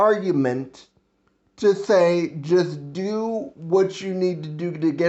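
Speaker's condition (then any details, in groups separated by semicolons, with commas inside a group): Cerebral palsy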